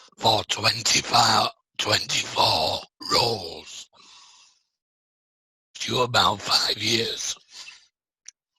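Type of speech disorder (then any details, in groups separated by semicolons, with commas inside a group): Speech with a voice prosthesis; laryngectomy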